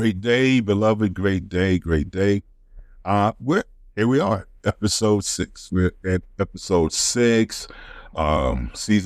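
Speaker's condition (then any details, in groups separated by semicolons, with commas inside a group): No condition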